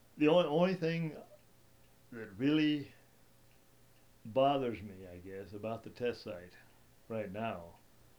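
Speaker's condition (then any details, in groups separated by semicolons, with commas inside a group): No condition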